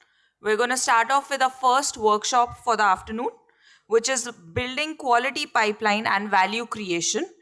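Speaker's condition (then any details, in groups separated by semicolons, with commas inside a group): No condition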